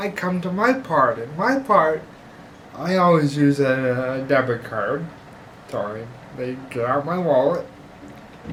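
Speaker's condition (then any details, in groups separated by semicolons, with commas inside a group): Cerebral palsy; reliable voice, uses voice control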